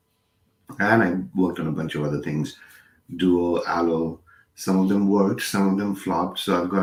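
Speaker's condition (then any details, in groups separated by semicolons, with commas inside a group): No condition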